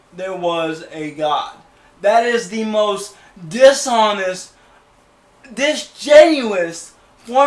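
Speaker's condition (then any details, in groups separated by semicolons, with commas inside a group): Cerebral palsy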